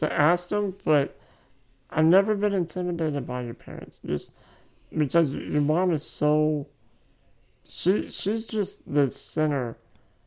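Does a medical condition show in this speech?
Yes: muscular dystrophy; rare form of muscular dystrophy.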